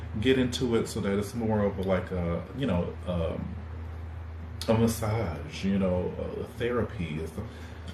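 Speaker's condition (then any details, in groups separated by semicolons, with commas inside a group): No condition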